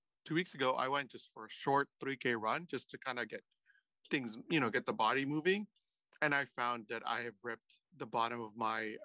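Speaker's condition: No condition

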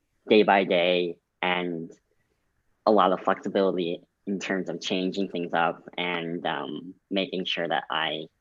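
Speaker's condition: Cleft lip and palate

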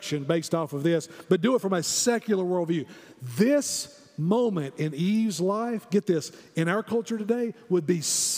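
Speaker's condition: No condition

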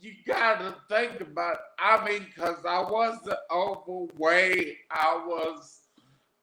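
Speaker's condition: Aphasia after stroke; about 13 years since stroke

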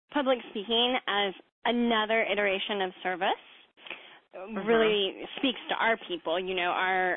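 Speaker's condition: Cleft palate; congenital cleft palate

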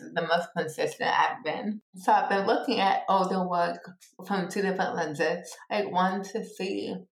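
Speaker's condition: Cerebral palsy; from birth, born two months premature, 2 pounds 12 ounces, significant motor skill delays, physical and occupational therapy as child; speech impediment, people sometimes ask about it

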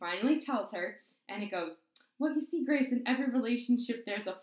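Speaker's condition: No condition

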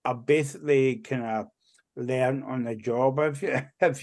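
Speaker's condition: Cerebral palsy; cerebral palsy affecting right side, used Zimmer frame when younger, school physio to walk unaided; walks and talks now; childhood speech hard for others to understand, speech therapy at school, learned to talk

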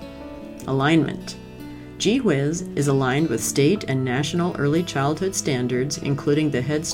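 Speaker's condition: No condition

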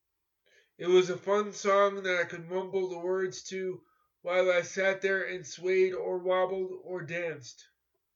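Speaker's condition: Cerebral palsy; cerebral palsy since childhood

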